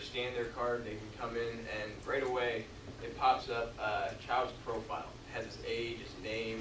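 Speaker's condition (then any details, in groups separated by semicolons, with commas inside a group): No condition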